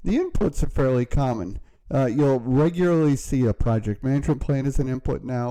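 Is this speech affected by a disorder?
No.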